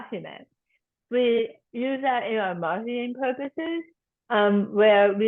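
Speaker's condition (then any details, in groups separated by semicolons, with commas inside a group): Tongue cancer surgery and reconstruction; cancer about one year ago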